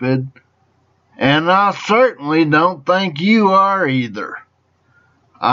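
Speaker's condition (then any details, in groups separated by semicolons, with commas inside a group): Traumatic brain injury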